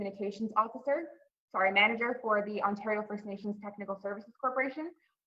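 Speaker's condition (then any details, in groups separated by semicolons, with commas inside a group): No condition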